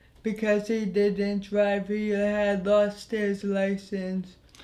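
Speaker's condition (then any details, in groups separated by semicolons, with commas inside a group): Anoxic brain injury; overdose, about 23 minutes without breathing; after Xanax overdose; had breathing tube, speech therapy recommended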